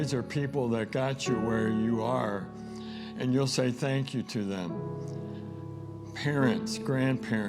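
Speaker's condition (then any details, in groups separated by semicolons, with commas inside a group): ALS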